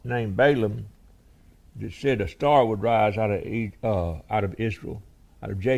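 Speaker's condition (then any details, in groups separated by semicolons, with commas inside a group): No condition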